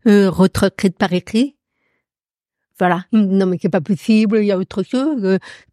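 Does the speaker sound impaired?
Yes: profound deafness; past workplace accommodation for phone calls and written meeting transcription.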